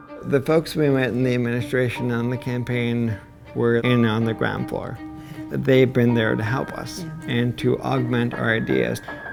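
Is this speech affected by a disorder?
Yes: ALS; onset in hand cramping; onset age 36, hand cramping progressively worse.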